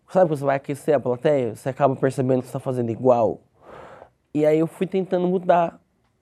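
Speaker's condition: Cleft lip; congenital cleft lip

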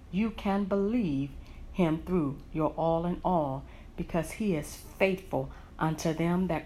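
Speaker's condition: No condition

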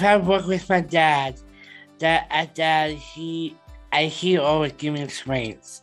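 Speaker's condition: Down syndrome; short simple sentences, some grammar errors

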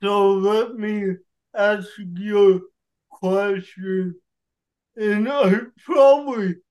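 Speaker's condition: Cerebral palsy; lifts weights

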